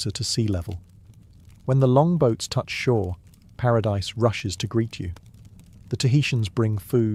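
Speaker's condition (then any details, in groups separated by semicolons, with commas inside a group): No condition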